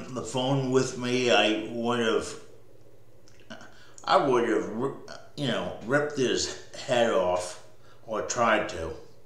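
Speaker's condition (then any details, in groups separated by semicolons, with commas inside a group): Cerebral palsy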